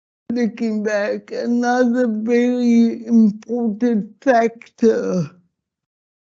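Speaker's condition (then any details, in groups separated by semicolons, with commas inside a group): Slurred speech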